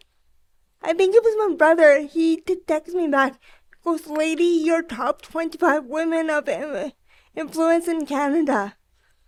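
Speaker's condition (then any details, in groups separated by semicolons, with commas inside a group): Cerebral palsy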